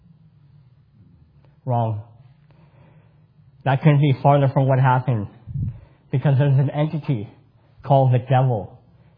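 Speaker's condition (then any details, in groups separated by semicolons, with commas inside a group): Cleft palate; congenital cleft palate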